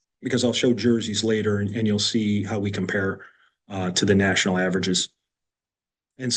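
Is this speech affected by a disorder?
No.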